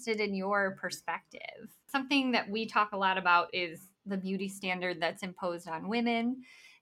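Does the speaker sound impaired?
Yes: bilateral cleft lip and palate; congenital.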